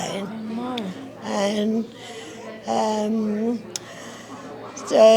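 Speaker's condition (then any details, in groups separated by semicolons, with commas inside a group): Acquired brain injury; acquired during brain stem tumour surgery; after surgery to remove brain stem tumour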